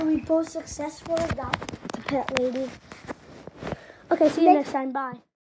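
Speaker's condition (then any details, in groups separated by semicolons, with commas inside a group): No condition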